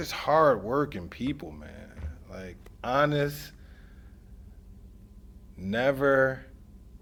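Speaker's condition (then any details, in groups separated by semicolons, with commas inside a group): No condition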